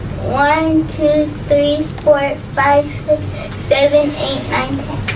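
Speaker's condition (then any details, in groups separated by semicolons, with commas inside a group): Generalized dystonia; generalized, trunk and at least two other body parts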